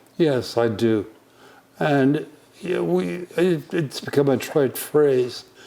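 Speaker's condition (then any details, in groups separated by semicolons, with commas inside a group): Traumatic brain injury; fall down stairs; almost two years since injury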